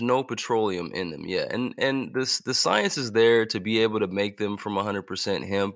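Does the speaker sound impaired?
No.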